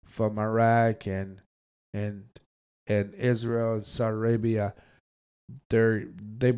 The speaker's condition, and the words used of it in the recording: Stuttering. So most of these people who are listening, don't realize I stutter sometimes when I try and pronounce a word.